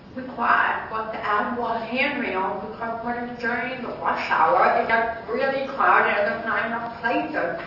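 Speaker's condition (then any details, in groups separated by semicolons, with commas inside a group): Deafness; relies on train visual monitors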